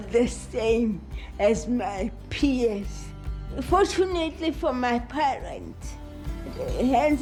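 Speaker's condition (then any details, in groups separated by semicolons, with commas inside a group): Cerebral palsy; moderate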